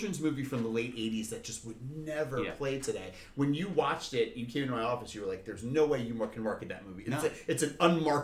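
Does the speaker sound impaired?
No.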